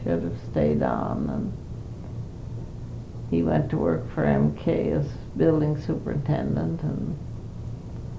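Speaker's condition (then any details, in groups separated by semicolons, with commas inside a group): Parkinson's; not very able to do much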